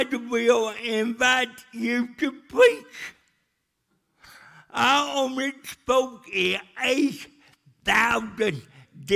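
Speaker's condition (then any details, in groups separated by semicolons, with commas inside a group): Cerebral palsy; speech still affected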